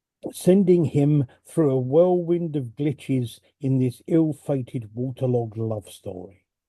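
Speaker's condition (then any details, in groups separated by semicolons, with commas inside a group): No condition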